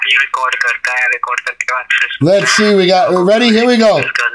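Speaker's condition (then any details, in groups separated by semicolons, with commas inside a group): No condition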